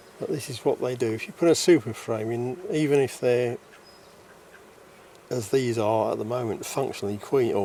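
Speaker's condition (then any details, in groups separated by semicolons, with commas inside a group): No condition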